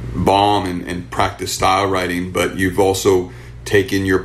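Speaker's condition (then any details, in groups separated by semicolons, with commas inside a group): No condition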